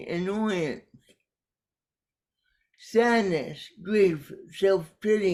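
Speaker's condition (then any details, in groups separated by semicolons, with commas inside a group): Cerebral palsy; caused by brainstem aneurysm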